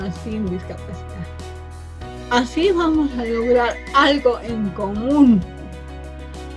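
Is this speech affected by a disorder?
Yes: cerebral palsy from birth.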